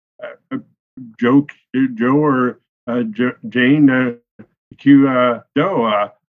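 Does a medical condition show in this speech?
Yes: expressive aphasia after strokes; two strokes two days apart at age 50, first stroke took out speech center; almost 12 years since strokes; trouble getting intended words out, reading unaffected.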